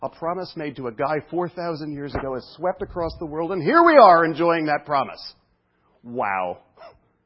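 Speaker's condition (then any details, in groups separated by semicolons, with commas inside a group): No condition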